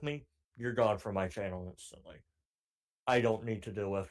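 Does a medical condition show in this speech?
Yes: cleft palate; voice sounds deeper than it is, deeper over mic, cannot say certain words, frequent mispronunciations, speech impediment.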